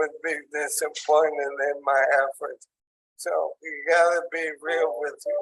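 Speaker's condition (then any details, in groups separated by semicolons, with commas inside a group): ALS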